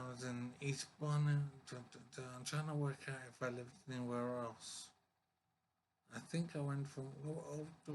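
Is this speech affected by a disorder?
Yes: brain injury.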